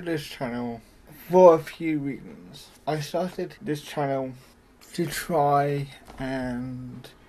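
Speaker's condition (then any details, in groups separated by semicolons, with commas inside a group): Cerebral palsy; mild, affects muscles and speech; slurred, worse when tired, childhood speech therapy, mostly understandable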